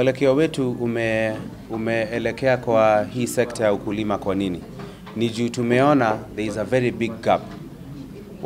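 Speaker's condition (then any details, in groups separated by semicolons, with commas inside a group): No condition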